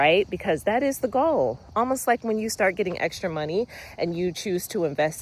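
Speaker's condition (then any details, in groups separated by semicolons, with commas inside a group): No condition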